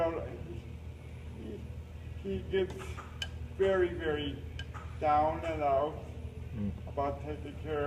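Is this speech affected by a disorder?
Yes: cerebral palsy; uses a lift for transfers.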